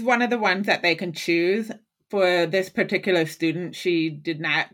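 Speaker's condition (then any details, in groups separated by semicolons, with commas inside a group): Hearing loss; hearing aid and cochlear implant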